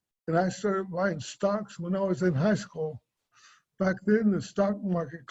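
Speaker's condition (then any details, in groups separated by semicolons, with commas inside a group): Cerebral palsy; affects speech and swallowing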